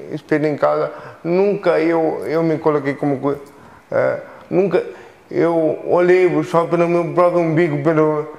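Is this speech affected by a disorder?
Yes: cerebral palsy; from extreme premature birth, physical disability.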